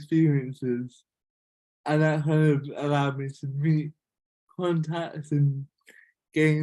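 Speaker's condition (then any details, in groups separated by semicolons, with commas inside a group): Cerebral palsy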